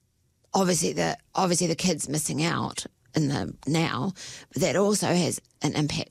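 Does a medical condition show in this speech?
Yes: spasmodic dysphonia; lifelong, onset within months after prolonged stress settled, brain-to-voice-box neurological pathway interrupted, prior speech therapy; Botox injections every 3 months, working well, near end of 3-month cycle; voice does weird stuff, hard to get right, audibly worse near end of Botox cycle.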